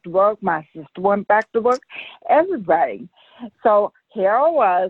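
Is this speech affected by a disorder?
Yes: brain aneurysm rupture; sudden ruptured brain aneurysm, coma afterward, relearned walking and talking, balance issues, physical therapy; not even four years since rupture, still learning to walk, swerves from balance issues; sounds different than before, speech leads people to think deaf.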